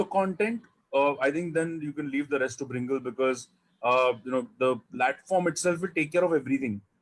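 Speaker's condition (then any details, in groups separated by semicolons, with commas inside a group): No condition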